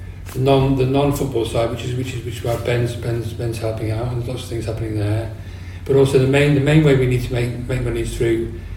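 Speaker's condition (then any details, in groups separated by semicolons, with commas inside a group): Parkinson's disease; on medication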